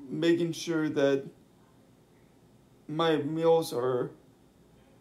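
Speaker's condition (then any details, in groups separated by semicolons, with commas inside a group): Cerebral palsy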